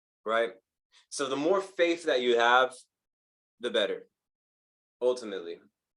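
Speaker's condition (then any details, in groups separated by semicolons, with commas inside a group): No condition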